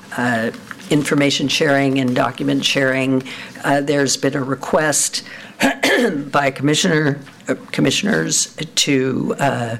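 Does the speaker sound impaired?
No.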